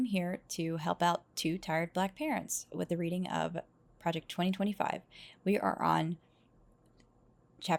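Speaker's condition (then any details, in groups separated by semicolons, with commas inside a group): No condition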